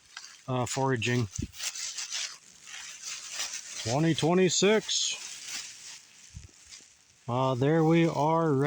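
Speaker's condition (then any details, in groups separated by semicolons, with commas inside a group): No condition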